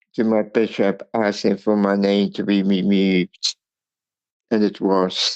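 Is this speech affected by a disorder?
Yes: cerebral palsy.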